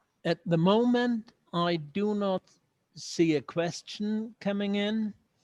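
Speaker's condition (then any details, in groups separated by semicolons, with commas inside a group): No condition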